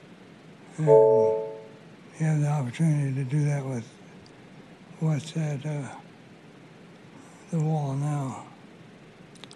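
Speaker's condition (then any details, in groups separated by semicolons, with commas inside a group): Parkinson's disease; about 20 years since onset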